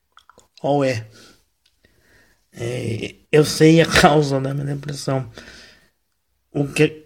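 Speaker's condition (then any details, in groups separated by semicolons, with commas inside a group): Cerebral palsy, mild; wheelchair user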